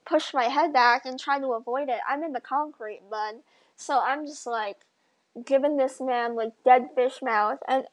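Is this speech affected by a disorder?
Yes: bilateral cleft lip and palate; nose and palate.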